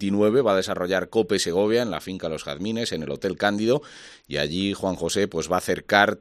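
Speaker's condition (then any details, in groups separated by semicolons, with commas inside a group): No condition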